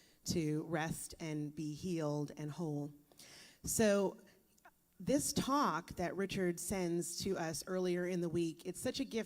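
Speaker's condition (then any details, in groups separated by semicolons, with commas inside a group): No condition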